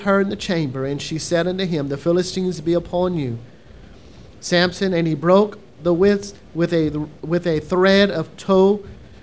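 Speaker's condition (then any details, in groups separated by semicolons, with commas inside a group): No condition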